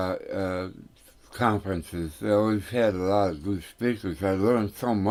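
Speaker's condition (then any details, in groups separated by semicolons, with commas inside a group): Tongue cancer; tongue burns when food touches it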